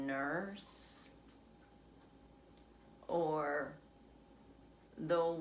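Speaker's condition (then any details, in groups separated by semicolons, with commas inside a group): Essential tremor; affects legs as well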